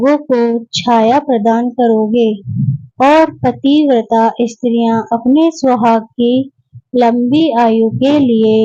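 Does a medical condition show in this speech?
No.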